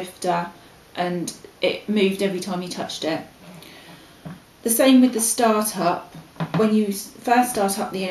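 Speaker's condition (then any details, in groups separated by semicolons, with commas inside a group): No condition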